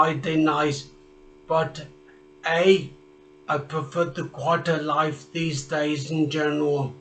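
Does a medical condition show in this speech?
Yes: traumatic brain injury; speech.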